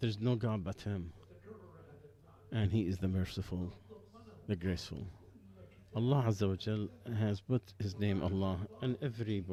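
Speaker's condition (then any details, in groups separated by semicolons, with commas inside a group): No condition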